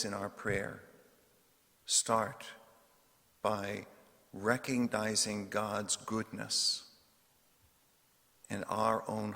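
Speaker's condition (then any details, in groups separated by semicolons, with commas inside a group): No condition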